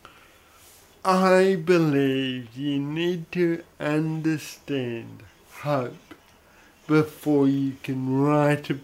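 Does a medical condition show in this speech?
Yes: cerebral palsy; odd sort of voice.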